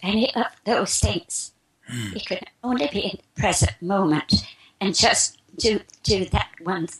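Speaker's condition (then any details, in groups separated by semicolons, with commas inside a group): Spasmodic dysphonia; spasmodic dysphonia for past 3 years, described as strangulation of the esophagus; about 3 years since onset, recent healing attributed to geopathic stress removal from apartment; expects to speak perfectly in a few minutes, asks hosts for healing meanwhile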